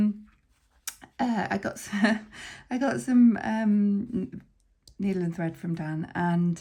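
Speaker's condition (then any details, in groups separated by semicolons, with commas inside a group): No condition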